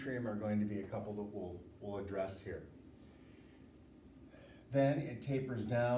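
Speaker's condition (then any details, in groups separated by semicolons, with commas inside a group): No condition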